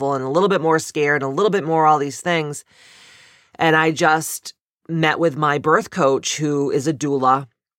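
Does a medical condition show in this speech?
No.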